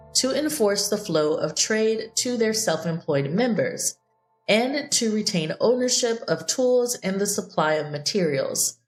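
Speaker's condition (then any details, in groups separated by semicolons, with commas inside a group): No condition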